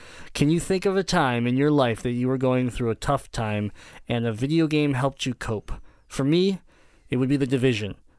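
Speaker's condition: Cleft palate; kept home from school while healing

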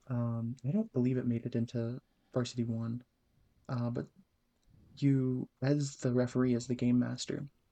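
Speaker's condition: No condition

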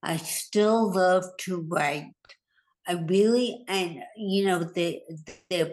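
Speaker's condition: Hemorrhagic stroke; more than a year after stroke

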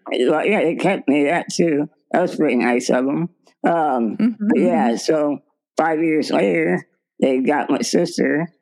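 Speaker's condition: Spinal muscular atrophy; progressive muscle weakness, wheelchair user

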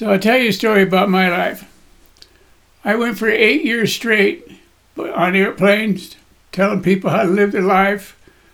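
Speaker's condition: Parkinson's disease; voice shakes, body shakes

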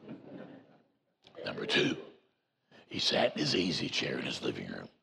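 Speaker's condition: Voice box removal needed; vocal cord cancer

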